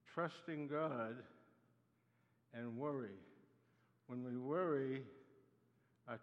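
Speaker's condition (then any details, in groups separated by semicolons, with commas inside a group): Parkinson's disease; neuropathy attacks nerves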